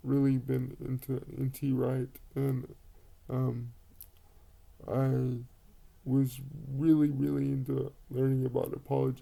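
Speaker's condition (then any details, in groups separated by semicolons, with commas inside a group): Cerebral palsy; quadriplegic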